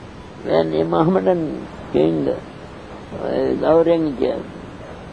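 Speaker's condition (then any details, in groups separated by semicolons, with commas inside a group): Deafness; cannot hear audience questions; long fluent English story narration, questions from listeners not taken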